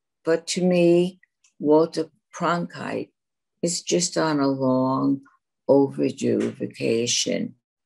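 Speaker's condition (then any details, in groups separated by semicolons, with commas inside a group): No condition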